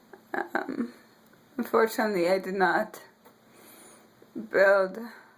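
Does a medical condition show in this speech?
Yes: dystonia with parkinsonism, severe; combined with parkinsonism, basal ganglia damage, foot contracture; progressive, fatigue, pain, foot surgery planned.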